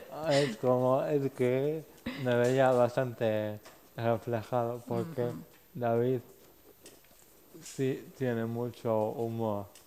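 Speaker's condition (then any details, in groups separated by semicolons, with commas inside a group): Cerebral palsy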